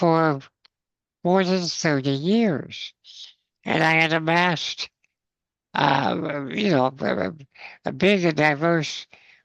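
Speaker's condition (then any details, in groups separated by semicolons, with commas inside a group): Spinal muscular atrophy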